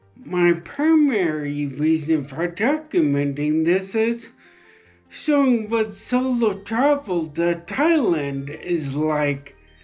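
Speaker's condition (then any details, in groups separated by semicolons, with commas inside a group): Traumatic brain injury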